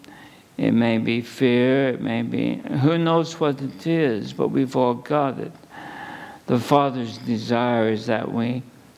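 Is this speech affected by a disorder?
Yes: ALS; under neurologist care.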